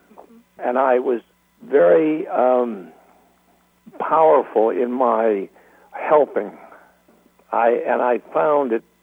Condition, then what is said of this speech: Aphasia. And now I don't say anything.